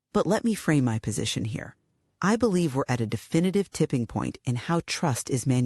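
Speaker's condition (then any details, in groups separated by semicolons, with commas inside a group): No condition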